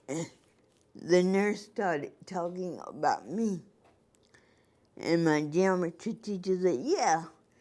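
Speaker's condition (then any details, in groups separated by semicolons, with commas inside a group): Cerebral palsy; from birth; voice sounds different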